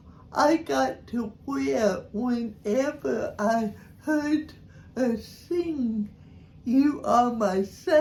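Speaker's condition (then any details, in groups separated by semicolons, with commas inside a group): Cerebral palsy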